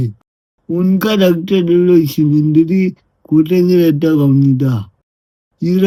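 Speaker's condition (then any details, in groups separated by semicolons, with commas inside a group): Brain lesion disability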